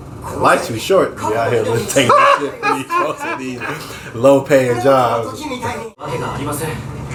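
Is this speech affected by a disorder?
No.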